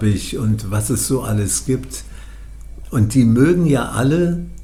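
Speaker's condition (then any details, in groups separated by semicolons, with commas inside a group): Parkinson's disease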